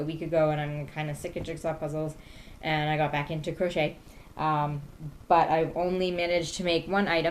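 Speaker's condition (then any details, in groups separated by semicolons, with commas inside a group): No condition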